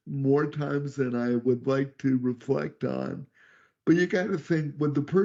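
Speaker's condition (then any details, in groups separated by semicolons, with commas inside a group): Cerebral palsy; wheelchair user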